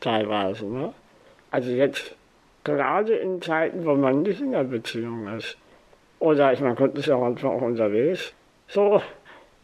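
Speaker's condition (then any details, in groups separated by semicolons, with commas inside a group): Spinal muscular atrophy; neuromuscular disease; barely able to move, full sensation retained, age 48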